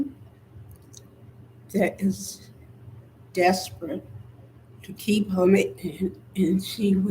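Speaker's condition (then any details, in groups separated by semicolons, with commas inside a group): Spinal neurosarcoidosis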